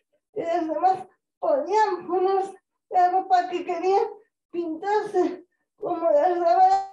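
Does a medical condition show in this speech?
Yes: cerebral palsy.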